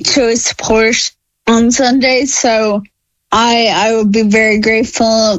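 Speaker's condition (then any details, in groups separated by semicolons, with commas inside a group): Friedreich's ataxia; progressive, drug skyclaris can help slow it; HSE not covering cost of skyclaris, first and only approved treatment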